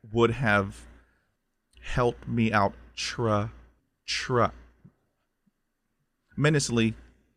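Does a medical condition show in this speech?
Yes: stuttering; stutter since childhood, 20 years speech therapy first on fluency, hypnosis, military hypnotherapist on mental health; here repeated sounds, blocks.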